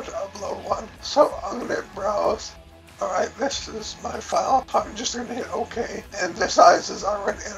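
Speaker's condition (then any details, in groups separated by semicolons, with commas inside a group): Cerebellar ataxia from brain tumour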